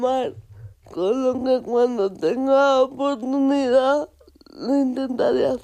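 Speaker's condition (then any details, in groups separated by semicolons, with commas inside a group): Cerebral palsy; Fundación Aspace Zaragoza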